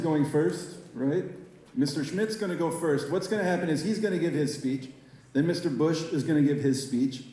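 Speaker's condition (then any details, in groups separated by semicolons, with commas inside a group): No condition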